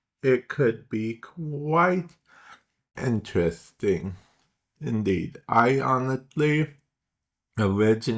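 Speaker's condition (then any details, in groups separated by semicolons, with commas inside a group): Cerebral palsy; speech intermittently affected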